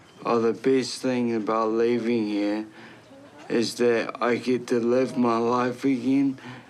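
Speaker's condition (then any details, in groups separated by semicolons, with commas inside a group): Traumatic brain injury; car accident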